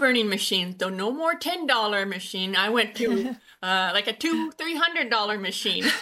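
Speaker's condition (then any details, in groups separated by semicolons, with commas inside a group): Usher syndrome, born deaf; diagnosed at 19, retinitis pigmentosa, night blindness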